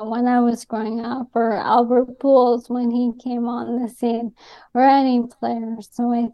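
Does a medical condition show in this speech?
Yes: ALS; diagnosed by elimination over multiple years by Dr. Neil Snyder, Columbia University, atypical young woman; diagnosed within about past year, on the one approved ALS medication since diagnosis, symptom-directed treatments; speech affected by ALS, noticeable on podcasts and shows.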